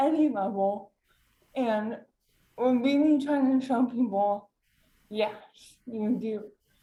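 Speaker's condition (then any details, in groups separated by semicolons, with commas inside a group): Cerebral palsy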